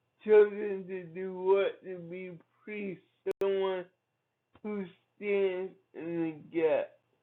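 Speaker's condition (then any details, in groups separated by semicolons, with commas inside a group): Cerebral palsy; from birth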